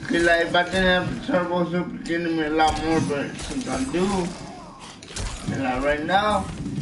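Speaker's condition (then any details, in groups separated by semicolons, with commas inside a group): Cerebral palsy; with scoliosis, unable to walk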